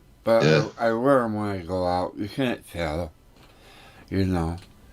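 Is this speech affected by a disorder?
Yes: tongue cancer; tongue burns when food touches it.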